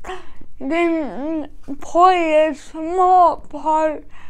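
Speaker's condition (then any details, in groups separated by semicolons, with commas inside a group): Cerebral palsy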